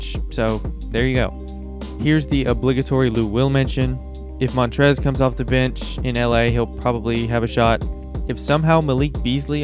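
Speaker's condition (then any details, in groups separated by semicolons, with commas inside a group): No condition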